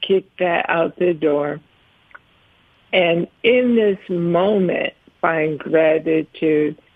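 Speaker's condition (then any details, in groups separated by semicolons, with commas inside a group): ALS; about 7 years since diagnosis, slow progressor, types with eyes on computers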